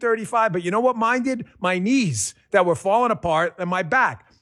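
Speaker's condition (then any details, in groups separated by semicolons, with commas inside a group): No condition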